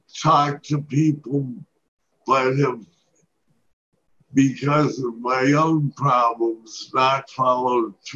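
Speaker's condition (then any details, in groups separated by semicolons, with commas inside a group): Parkinson's disease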